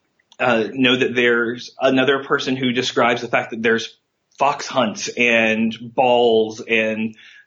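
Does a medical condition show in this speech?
No.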